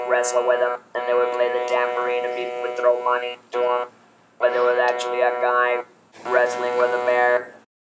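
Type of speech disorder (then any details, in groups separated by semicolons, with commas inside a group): Electrolarynx speech; laryngectomy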